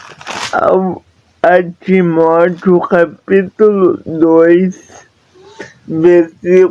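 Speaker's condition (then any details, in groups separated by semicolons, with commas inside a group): Paralysis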